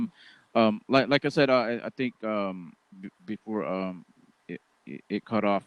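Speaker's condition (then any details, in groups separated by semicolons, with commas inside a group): No condition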